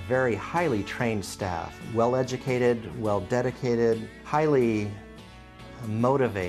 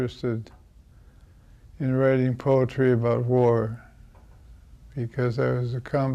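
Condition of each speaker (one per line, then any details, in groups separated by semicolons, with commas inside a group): No condition
Parkinson's; about 9-10 years since onset, receiving voice training; voice too quiet to hear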